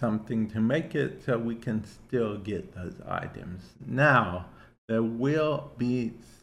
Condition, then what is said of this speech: Cerebral palsy. I have cerebral palsy, which affects my speech to an extent, as well as my hand-eye coordination and balance.